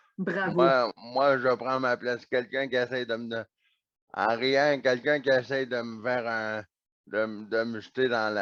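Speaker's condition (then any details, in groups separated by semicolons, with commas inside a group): Neonatal cerebral palsy; oxygen loss at birth, operation at age 4, muscle atrophy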